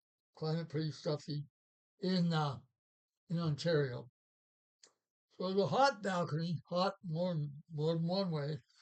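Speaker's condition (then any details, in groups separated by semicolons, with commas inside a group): Parkinson's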